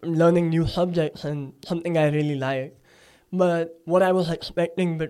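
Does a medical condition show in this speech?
Yes: cleft palate; talks from nasal cavity, speech sounds different, listeners try harder to understand.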